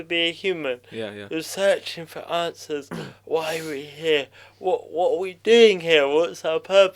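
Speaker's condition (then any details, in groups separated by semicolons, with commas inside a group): Cerebral palsy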